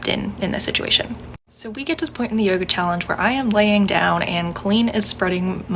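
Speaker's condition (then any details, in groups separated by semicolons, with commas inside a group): No condition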